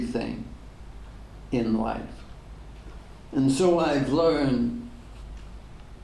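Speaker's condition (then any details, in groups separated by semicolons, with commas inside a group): ALS; degenerative; diagnosed ten years ago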